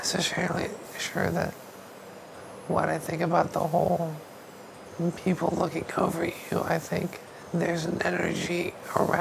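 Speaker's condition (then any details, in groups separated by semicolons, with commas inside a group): ALS; young man, hospital bed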